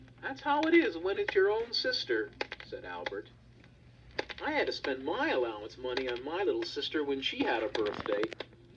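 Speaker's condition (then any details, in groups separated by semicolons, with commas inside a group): No condition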